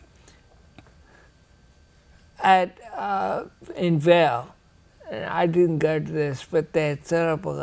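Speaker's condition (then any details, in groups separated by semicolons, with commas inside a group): Ataxia; rare, progressive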